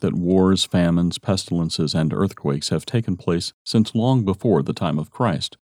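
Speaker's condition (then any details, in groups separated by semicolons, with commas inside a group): No condition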